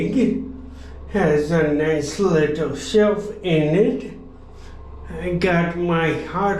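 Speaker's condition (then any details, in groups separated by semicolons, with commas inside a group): Traumatic brain injury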